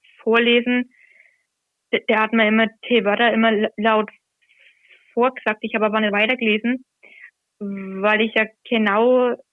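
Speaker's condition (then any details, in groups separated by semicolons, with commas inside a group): Stuttering; covert stuttering for many years, aware from about age 10, hidden until 21; openly stuttering, regularly reads scripture aloud in church since January last year, nervous beforehand; not stutter-free when reading aloud, anticipates difficult words in advance, avoided words, trouble with t-words; repeated sounds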